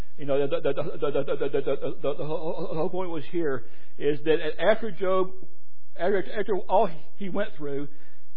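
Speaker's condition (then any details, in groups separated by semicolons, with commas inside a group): Stuttering; stutters more when tired; repeated sounds, repeated words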